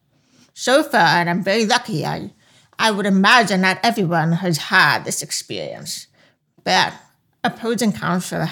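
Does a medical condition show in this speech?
Yes: profound hearing loss; profound hearing loss since childhood, hearing aids worn since childhood; still wears hearing aids; deaf accent, speech sounds like a perpetual cold, listeners may need repetition to understand.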